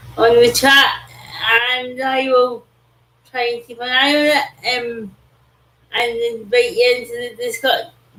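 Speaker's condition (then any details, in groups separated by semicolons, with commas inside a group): Cerebral palsy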